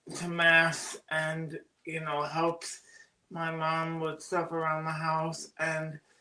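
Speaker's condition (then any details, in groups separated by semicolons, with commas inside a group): Cerebral palsy; oxygen loss at birth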